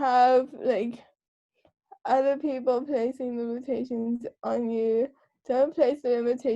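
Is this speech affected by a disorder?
Yes: cerebral palsy.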